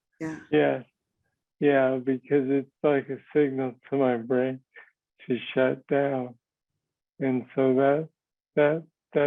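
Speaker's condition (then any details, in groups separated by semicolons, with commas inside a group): Parkinson's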